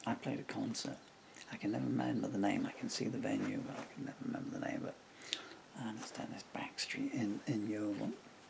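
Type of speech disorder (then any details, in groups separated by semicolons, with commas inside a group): Bulbar dysarthria; progressive bulbar palsy (MND)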